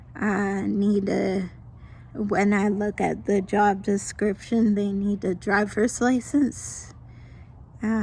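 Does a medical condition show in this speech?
Yes: mild cerebral palsy; mild form from birth.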